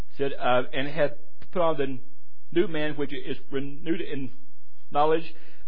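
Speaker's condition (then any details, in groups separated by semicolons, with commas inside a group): Stuttering; struggled with it for a while, adults at gadsdale said stutter barred preaching; stuttered while presenting sermon; blocks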